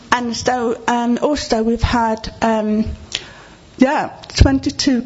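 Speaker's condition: Deafness; needs to see speaker's face

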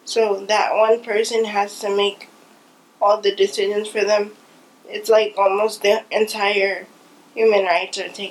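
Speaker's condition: Cerebral palsy

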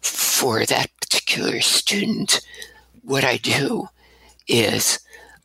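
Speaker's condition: Abductor spasmodic dysphonia; staccato syllables

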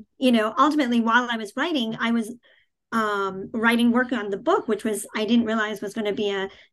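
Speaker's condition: Cleft palate; therapists

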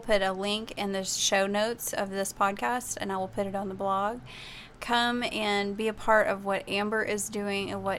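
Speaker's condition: No condition

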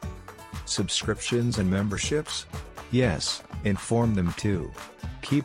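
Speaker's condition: No condition

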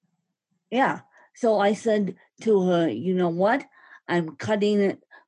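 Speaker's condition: Ataxic spastic cerebral palsy; affects walking

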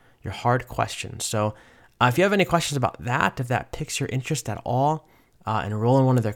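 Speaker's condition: No condition

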